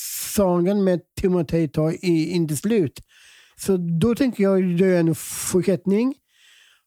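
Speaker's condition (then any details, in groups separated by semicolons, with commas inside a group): Down syndrome; present from birth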